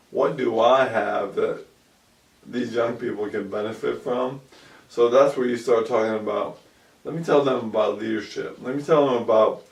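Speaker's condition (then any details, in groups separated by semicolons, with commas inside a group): ALS; about 2 years since onset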